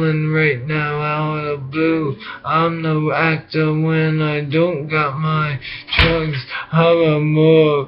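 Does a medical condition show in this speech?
Yes: brain injury.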